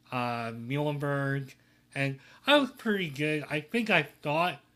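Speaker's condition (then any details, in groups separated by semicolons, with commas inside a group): Cleft lip and palate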